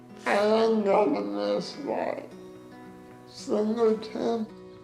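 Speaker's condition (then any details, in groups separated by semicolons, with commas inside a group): Cerebral palsy; brain injury after resuscitation; high care needs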